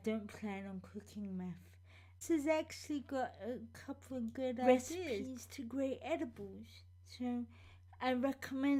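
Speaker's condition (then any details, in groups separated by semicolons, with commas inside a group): Cerebral palsy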